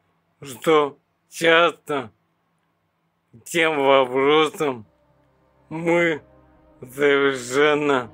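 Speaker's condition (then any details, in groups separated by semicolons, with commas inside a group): Bulbar ALS; bulbar onset, tongue, fastest-progressing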